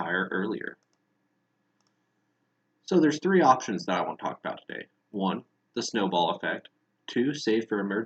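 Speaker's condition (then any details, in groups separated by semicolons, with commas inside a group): No condition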